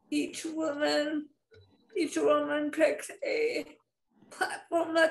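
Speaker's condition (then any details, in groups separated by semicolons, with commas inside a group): Spastic cerebral palsy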